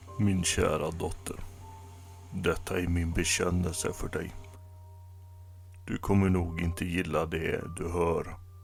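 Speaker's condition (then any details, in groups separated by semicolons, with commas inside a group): No condition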